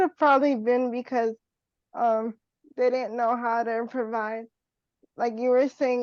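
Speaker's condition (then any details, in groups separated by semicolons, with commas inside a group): Cerebral palsy; wheelchair user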